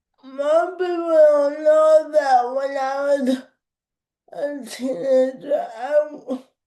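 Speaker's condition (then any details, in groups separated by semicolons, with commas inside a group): Cerebral palsy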